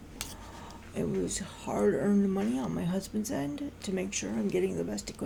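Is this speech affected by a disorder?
Yes: cerebral palsy.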